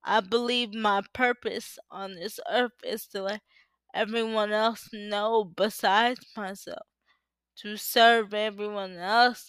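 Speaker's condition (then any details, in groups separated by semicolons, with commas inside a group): Cerebral palsy; uses power wheelchair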